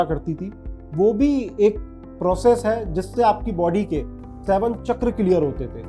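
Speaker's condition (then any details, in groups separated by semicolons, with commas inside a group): No condition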